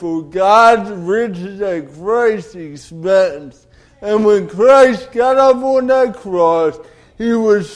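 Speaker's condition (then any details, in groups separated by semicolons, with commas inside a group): Cerebral palsy; delayed development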